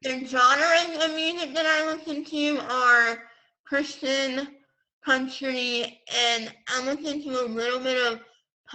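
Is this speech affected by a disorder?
Yes: pompe disease; recessive metabolic disease, nerve cell damage throughout body; since six months old.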